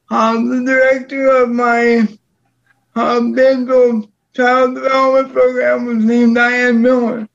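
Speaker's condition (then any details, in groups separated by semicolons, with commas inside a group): Cerebral palsy; full-time aide at school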